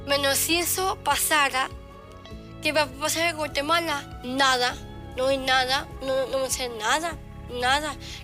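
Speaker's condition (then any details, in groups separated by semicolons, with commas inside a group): Down syndrome; short limbs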